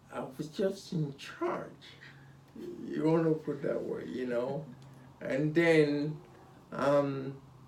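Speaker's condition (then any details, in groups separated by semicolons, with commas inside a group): Spinocerebellar ataxia (sca7)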